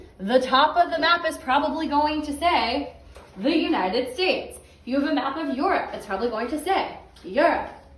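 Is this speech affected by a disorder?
No.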